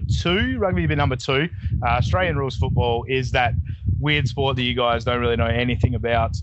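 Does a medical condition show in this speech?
No.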